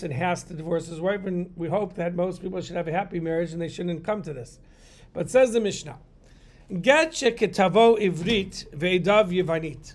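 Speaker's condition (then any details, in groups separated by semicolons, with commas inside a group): No condition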